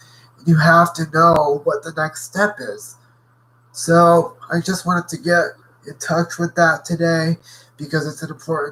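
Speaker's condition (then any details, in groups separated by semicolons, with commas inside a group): Cerebral palsy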